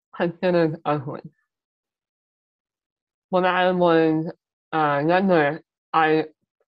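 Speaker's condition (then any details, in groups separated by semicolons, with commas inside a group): Muscular dystrophy; mild speech impairment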